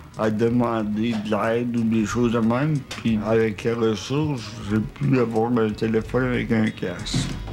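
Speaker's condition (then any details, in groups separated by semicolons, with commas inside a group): Cerebral palsy; present from birth; 37 years since onset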